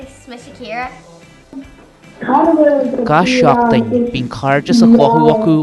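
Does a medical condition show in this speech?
No.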